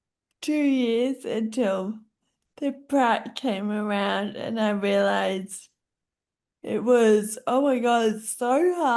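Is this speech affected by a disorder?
Yes: Friedreich's ataxia; neuromuscular; can no longer type; worsening speech impairment, uses phone to communicate.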